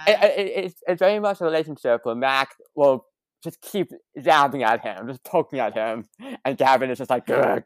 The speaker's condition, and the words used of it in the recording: Stuttering. I also deal I'm still dealing with a bit of a stutter at this point in life, and I'm trying to overcome that.